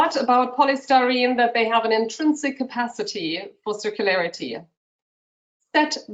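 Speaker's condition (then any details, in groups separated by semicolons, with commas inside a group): No condition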